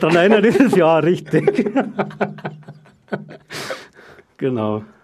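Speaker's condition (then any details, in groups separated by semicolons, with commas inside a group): No condition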